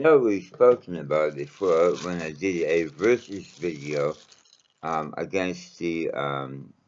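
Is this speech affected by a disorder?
Yes: mouth cancer.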